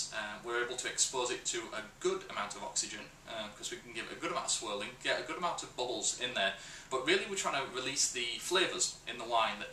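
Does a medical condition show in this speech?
No.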